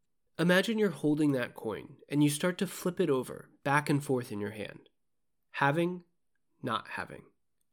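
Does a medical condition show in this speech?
No.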